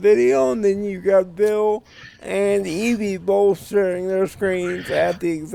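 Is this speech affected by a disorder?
Yes: cerebral palsy; speech sounds drunk.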